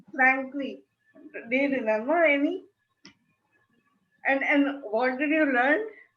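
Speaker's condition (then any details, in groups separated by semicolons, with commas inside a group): Cerebral palsy; spastic hand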